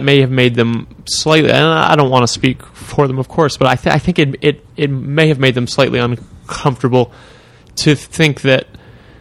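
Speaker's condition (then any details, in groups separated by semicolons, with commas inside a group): Stuttering; adult stuttering since childhood, now age 26; finds this stuttering podcast setting more comfortable for speaking; repeated sounds, repeated words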